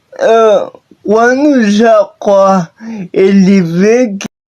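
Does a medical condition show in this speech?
Yes: paralysis.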